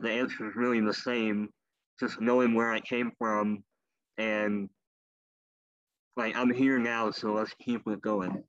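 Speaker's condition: Cleft lip and palate; speech impediment from cleft lip and palate

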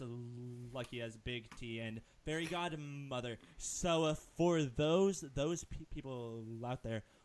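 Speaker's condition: Stutter; frequent word and phrase repetitions, part-word repetitions, repeated uh fillers, listeners mistake speech for drunkenness; repeated sounds, repeated words

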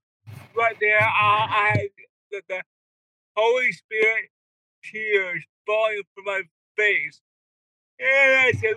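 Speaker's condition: Cerebral palsy; wheelchair user

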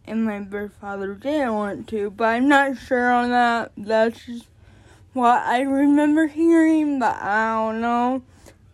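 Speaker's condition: Cerebral palsy; born addicted

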